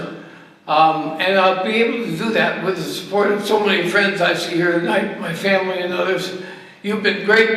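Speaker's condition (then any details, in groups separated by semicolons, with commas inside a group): ALS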